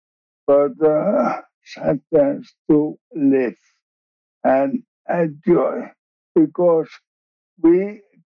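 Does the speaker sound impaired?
Yes: ALS, bulbar onset, later regular ALS; very slow progression, many years since diagnosis.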